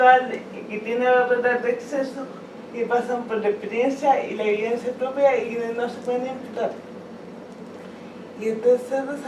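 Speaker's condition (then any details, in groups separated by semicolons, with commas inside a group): Cerebral palsy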